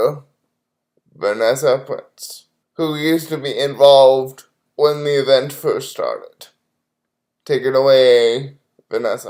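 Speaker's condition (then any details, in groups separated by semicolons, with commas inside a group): Cerebral palsy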